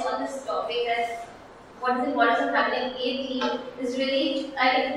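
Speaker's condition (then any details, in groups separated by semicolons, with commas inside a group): No condition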